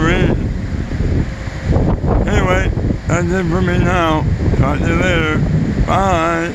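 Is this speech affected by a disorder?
Yes: oral cancer; base of tongue.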